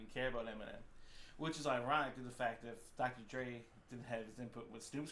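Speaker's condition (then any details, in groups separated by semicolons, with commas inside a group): No condition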